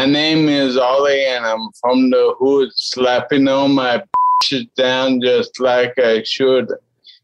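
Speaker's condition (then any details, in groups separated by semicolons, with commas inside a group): Cerebellar ataxia; something in brain not connected to cerebellum, walked until age 11, then unable to walk, wheelchair user since; speech affected, sometimes tricky, described own speech as very short, some people avoid talking to him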